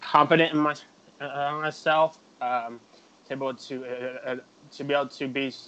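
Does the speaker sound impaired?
Yes: stuttering; chronic developmental stuttering, onset about age 3 to 3.5 per parents, not outgrown, persisted into adulthood; still stutters, describes it as a communication disability, avoids answering unknown phone calls; here repeated words, prolonged sounds.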